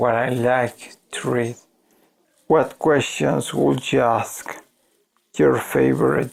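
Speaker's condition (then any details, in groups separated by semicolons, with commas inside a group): ALS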